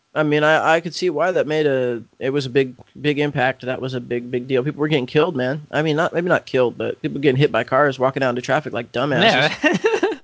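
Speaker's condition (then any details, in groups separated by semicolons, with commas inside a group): No condition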